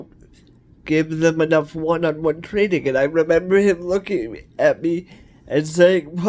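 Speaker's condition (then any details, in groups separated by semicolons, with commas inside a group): Cerebral palsy; cerebral palsy, wheelchair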